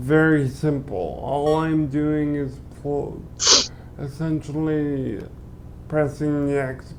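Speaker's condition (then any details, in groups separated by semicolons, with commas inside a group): Cerebral palsy; limbs affected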